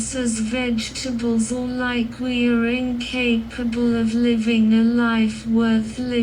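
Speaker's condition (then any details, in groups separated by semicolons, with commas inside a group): Cerebral palsy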